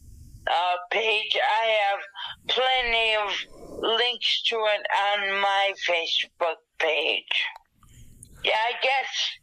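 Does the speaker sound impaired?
Yes: dysarthria after stroke; hemorrhagic stroke in left thalamus, right-sided paralysis, wheelchair, hospitalized over a month, blood reabsorption takes 1-2 years; recovering with much therapy, walked 58 feet with hemi walker, right hand makes fist, stiffness, tone problems; dysarthria from stroke, speech affected, no aphasia, cognition intact.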